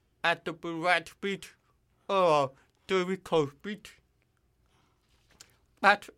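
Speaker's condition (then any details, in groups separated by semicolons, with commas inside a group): Hearing loss with cochlear implant; formerly hearing aids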